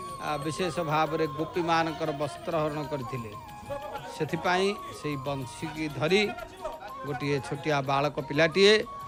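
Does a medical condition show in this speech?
No.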